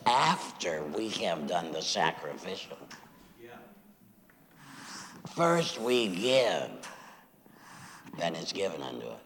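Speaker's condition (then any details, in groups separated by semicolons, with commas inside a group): Laryngectomy after throat cancer, voice prosthesis; recurred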